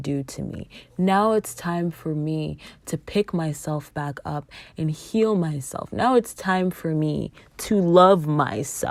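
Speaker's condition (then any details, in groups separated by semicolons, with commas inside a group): No condition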